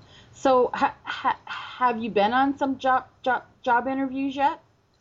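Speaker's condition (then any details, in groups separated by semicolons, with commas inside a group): Stuttering; stuttering since childhood, kept hidden in childhood due to critical, yelling father; formerly avoided speaking situations, speechless at first self-help group meeting, said name and stutter by fourth or fifth; repeated sounds, prolonged sounds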